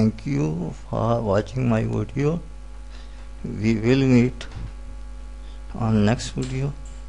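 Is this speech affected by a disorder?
Yes: cerebral palsy.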